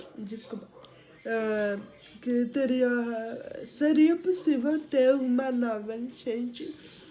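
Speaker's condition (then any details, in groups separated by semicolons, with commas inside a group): Cerebral palsy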